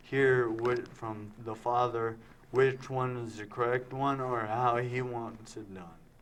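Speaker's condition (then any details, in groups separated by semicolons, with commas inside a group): Traumatic brain injury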